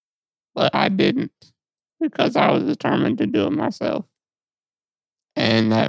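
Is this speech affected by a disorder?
Yes: muscular dystrophy; lifelong, muscle atrophy and weight loss, muscle and fat lost around tailbone, repositioned in bed by mother; lack of physical control over body, sees physical therapist.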